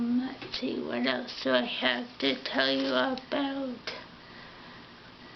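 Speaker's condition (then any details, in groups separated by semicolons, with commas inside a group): Ataxia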